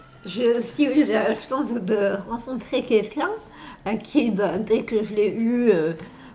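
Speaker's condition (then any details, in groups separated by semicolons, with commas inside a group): Dystonia and multiple sclerosis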